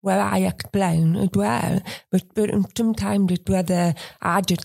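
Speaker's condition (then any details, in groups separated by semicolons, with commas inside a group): Usher syndrome, profound deafness; profound deafness since childhood, diagnosed around age eight, formerly hearing aids, cochlear implants; diagnosed over 30 years ago, peripheral vision loss, 5% central vision left, gradually going blind; breathes differently, possibly linked to hearing loss, poor use of Entonox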